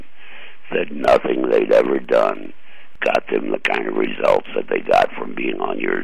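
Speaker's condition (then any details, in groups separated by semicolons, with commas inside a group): Throat cancer surgery; hole in throat, no electronic voice device, month in hospital, 6 weeks radiation, no chemotherapy; about 3 years since surgery, breathes through hole in throat; permanent altered voice since surgery, gangster-like voice, host says voice sounds great, caller unsure voice sounds all right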